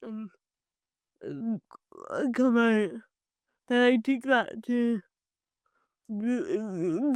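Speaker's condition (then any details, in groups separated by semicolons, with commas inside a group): Cerebral palsy; from birth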